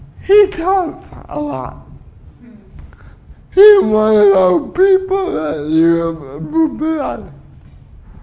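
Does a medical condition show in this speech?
Yes: cerebral palsy; 15 minutes without breathing, oxygen lack damaged left brain, uses wheelchair, body constantly fights back; speech a little unclear; a little difficult.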